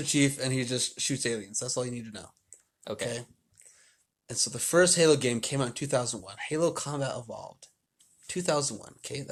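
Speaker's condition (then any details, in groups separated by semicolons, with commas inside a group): No condition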